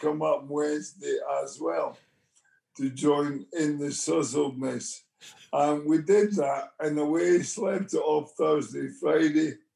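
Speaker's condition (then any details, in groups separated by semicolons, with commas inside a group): Motor neurone disease; onset with left hand weakness, twitching, arm weakness, speech therapists offered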